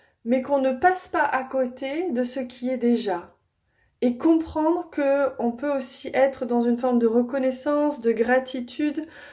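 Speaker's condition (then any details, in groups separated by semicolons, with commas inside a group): No condition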